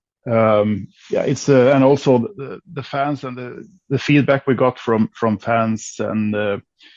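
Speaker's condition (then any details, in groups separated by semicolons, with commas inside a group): No condition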